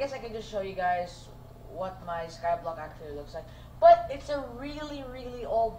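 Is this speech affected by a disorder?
No.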